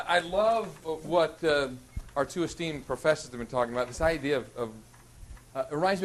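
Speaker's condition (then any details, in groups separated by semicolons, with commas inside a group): No condition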